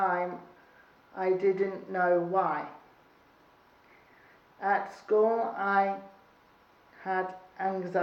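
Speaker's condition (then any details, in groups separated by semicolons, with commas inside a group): Cerebral palsy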